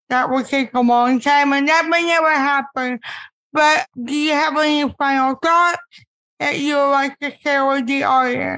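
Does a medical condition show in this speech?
Yes: cerebral palsy; impaired speech.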